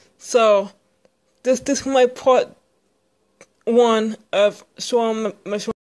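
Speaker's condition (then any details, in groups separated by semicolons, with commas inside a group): Speech impairment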